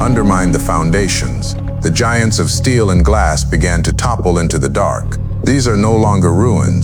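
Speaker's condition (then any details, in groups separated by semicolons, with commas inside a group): No condition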